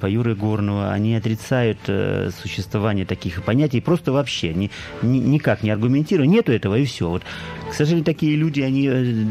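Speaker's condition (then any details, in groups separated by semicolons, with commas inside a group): No condition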